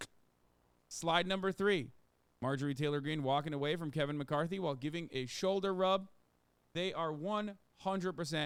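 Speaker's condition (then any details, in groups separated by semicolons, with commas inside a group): No condition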